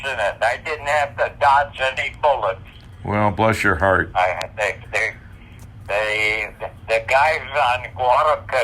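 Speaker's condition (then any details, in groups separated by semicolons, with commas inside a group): Parkinson's disease; on medication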